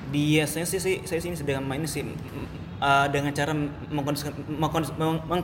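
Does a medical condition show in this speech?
Yes: stuttering; stuttering since primary school grade 3, self-affirmations with mixed effect, therapist advice in Indonesian Stutter group; frequent whole-word and phrase repetitions, part-word repetitions, many fillers and hesitations; worse when uncomfortable, meeting new people, tired or ill; fluent when relaxed and comfortable; here repeated sounds, repeated words, prolonged sounds.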